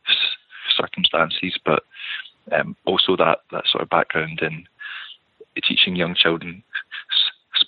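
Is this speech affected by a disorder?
Yes: stammer; severe stutter since at least school age, no cure; managed through Maguire program, peer-run by people who stutter, no professional speech therapists; stutters quite severely, uses Maguire program tools to control stutter, occasional blocks when teaching; here repeated sounds, prolonged sounds.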